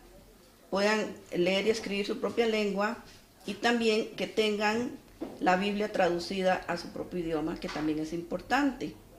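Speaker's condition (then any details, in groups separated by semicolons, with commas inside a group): No condition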